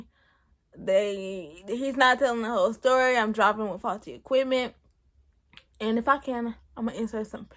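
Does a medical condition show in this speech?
Yes: cerebral palsy; present since birth.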